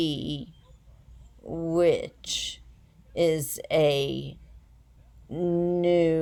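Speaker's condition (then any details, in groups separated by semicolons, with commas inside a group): Essential tremor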